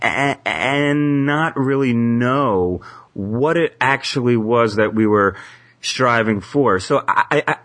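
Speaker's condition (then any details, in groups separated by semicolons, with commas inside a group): Stuttering; person who stutters; stutter-like tension when signing own name, worse under pressure or with people watching; prolonged sounds, blocks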